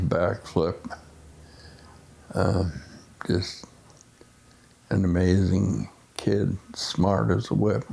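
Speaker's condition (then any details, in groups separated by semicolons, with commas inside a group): Essential tremor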